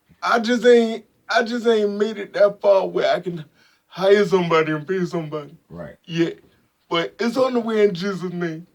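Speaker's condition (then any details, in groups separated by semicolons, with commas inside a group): Spastic quadriplegic cerebral palsy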